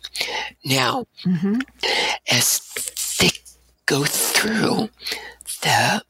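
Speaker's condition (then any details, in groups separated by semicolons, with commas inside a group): Abductor spasmodic dysphonia; two damaging surgeries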